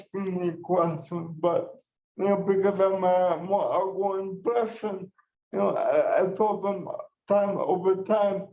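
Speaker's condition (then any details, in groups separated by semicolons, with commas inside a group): Cerebral palsy; power wheelchair user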